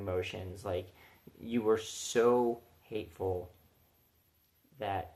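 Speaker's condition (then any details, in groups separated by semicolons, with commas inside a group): No condition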